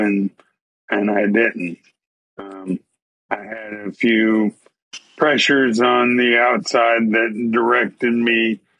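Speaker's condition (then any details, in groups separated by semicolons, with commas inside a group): ALS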